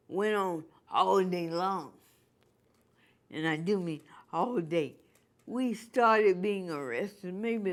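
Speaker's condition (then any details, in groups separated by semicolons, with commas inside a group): Cerebral palsy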